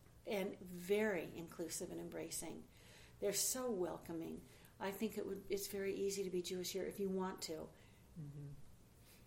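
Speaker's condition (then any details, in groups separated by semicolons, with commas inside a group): No condition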